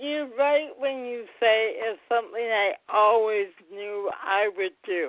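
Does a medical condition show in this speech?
Yes: cerebral palsy.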